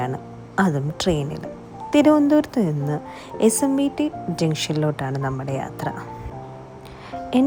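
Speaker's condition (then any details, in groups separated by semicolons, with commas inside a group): No condition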